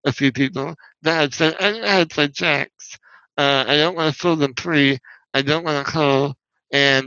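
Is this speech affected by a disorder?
Yes: spinal muscular atrophy; wheelchair user.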